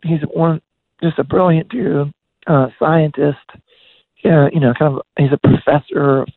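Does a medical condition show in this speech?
Yes: voice disorder; progressive voice disorder.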